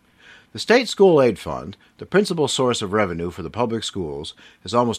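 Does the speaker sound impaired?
No.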